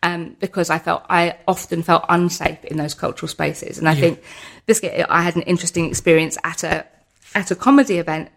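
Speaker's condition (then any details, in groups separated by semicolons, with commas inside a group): Tourette's syndrome; neurological, basal ganglia, motor and vocal tics, intensified in early 20s, wheelchair user, independent with support; tics fluctuate unpredictably, worse with heightened emotion, continue when alone, strapped in when performing; frequent vocal tics interrupting speech, hedgehog, sausage, cats, occasional longer phrase tics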